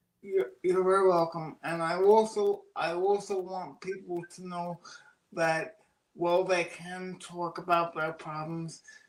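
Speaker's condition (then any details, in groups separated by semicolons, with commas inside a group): Cerebral palsy; oxygen loss at birth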